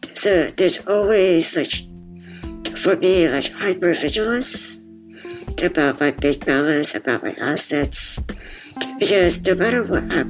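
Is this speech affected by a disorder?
Yes: muscular dystrophy; diagnosed as toddler, uses wheelchair; bipap machine audible throughout conversation.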